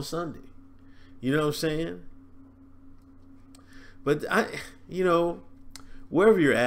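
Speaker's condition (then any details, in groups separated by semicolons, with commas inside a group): No condition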